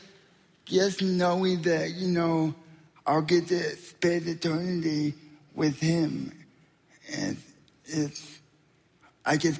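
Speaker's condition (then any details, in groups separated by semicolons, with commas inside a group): Spastic quadriplegic cerebral palsy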